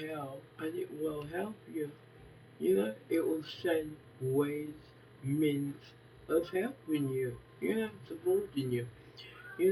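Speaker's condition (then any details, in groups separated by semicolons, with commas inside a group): Facial palsy; can barely hear own speech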